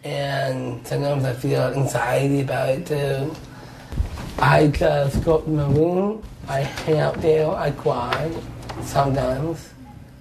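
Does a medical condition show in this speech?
Yes: Down syndrome; described as very eloquent.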